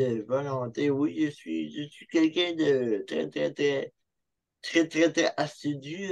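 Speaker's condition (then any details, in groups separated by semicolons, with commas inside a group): Cerebral palsy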